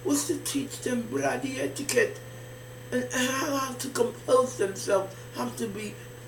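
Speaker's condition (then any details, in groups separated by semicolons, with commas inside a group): Facial palsy; can barely hear own speech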